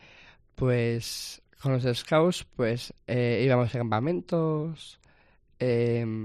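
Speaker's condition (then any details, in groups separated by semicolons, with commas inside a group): Down syndrome; trisomy 21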